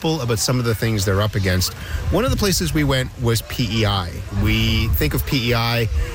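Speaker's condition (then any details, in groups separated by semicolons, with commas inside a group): No condition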